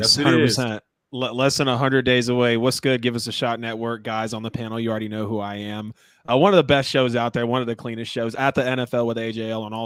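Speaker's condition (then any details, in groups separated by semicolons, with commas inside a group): No condition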